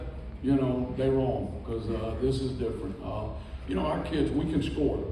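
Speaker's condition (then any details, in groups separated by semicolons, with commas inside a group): No condition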